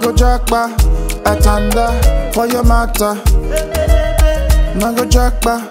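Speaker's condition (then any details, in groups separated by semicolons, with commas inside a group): No condition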